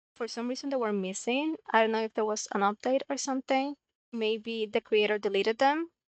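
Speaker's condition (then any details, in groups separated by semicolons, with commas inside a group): No condition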